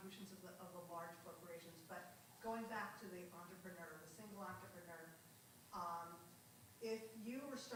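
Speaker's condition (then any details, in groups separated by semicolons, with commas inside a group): No condition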